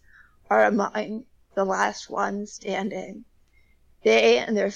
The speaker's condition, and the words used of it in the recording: Spasmodic dysphonia. Stump speech because I wanted the voters in the room to know, like, I just sound like this.